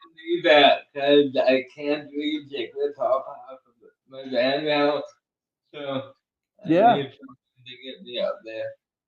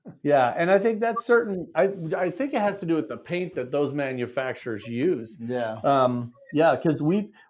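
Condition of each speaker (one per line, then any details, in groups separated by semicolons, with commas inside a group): Cerebral palsy; uses one hand
No condition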